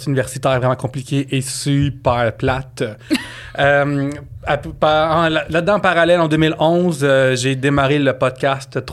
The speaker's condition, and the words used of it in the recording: Stuttering. En gros, c'est que je parle super rapidement, comme ensemble on peut le voir.